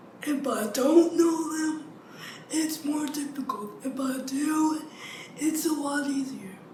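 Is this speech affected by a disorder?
Yes: cerebral palsy; born premature, cannot walk.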